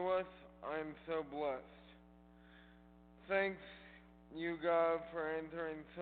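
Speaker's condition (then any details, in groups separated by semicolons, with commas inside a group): Cerebral palsy; from birth, mostly legs, selective dorsal rhizotomy; two years post-surgery, intensive walking therapy, much improved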